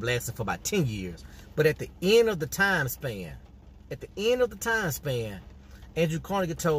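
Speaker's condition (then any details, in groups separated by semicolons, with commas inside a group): No condition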